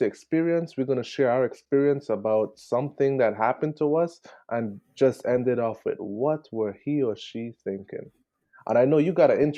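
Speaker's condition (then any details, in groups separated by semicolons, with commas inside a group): No condition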